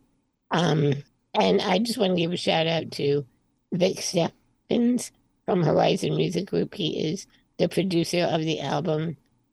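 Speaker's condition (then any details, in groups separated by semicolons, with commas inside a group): Spinal muscular atrophy type 2; arms less mobile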